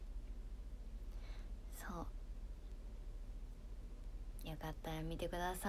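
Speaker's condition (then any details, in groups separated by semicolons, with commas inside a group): No condition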